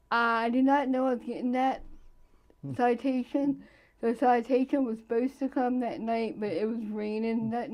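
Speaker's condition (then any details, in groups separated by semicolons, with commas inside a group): Cerebral palsy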